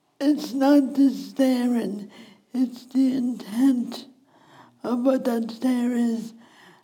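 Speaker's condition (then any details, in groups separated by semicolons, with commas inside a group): Speech impediment; wheelchair user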